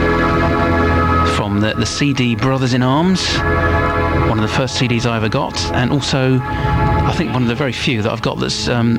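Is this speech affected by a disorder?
No.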